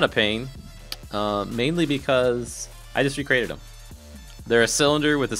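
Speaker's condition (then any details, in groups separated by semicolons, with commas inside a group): No condition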